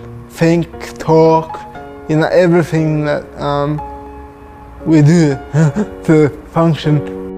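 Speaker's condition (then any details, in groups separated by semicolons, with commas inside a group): Cerebral palsy; from birth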